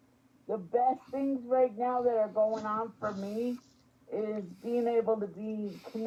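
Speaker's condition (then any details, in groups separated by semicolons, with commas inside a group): Spastic quadriplegic cerebral palsy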